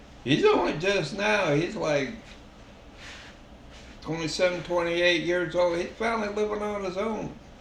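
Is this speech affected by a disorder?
Yes: traumatic brain injury; slurred speech.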